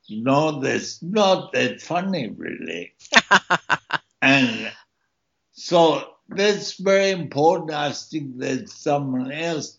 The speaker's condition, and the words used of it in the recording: Stroke. And I mean, you still can hear it that I have a speech impediment, but in my case, it's uh, because I'm on the right side of my body.